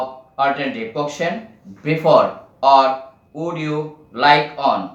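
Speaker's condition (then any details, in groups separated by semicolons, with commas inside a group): No condition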